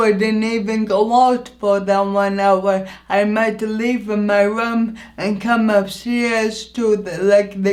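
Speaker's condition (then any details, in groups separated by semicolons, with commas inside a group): Anoxic brain injury; injury affects voice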